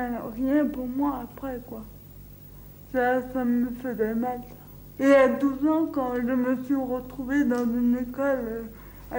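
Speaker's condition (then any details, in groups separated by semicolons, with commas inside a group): Cerebral palsy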